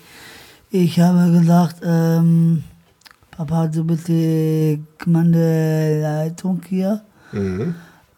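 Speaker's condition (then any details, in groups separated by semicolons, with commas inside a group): Down syndrome; trisomy 21 from birth, born five weeks early, emergency surgery after birth in Hannover, formerly wore back corset; age 26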